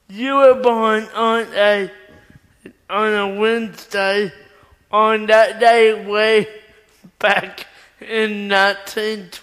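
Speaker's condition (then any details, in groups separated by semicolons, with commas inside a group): Cerebral palsy; arm paralysis with muscle contraction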